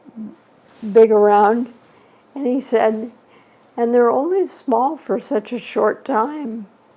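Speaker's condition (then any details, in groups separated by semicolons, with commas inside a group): ALS; shortly after diagnosis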